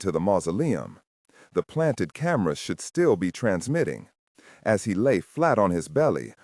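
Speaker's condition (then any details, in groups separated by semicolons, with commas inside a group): No condition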